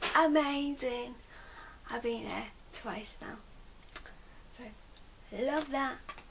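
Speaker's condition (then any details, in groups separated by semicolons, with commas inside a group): Cerebral palsy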